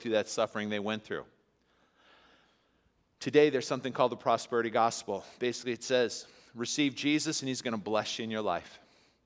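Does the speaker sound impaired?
No.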